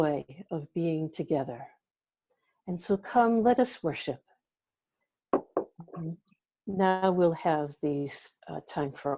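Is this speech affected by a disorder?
No.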